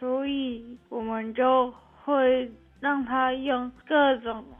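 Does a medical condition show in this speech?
Yes: cerebral palsy.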